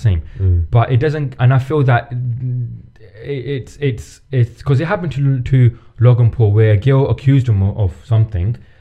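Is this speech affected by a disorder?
Yes: stammer; here repeated sounds, repeated words, prolonged sounds.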